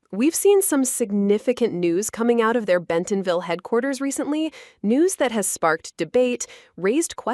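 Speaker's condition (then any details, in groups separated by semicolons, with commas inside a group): No condition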